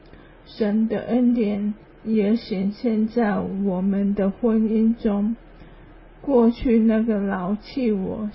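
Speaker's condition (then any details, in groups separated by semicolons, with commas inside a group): ALS; hand weakness, cannot write, type or grasp, arm muscle atrophy, cause unknown, year of immunoglobulin injections; worsening, whole-body involuntary muscle twitching, poor stamina, needs help dressing, brushing teeth, bathing; slower speech, quieter voice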